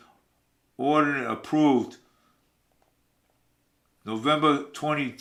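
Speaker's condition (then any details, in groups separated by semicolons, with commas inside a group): No condition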